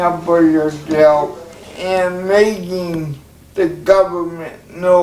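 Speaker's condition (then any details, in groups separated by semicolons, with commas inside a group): Cerebral palsy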